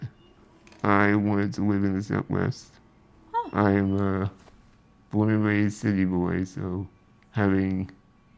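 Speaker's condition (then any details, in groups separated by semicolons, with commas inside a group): Spinal muscular atrophy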